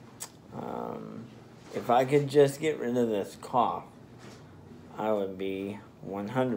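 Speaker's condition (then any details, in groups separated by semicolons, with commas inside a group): Spastic diplegia cerebral palsy; spastic diplegia, uses wheelchair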